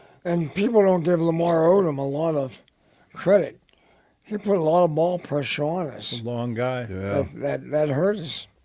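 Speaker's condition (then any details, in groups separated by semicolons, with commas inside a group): Head and neck cancer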